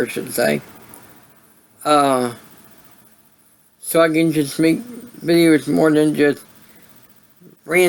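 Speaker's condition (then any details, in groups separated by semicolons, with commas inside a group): Cerebral palsy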